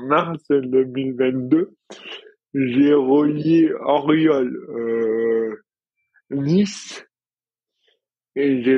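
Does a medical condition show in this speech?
Yes: dystonia.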